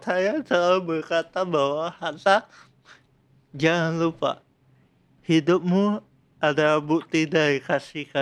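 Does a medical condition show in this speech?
Yes: cerebral palsy; from birth.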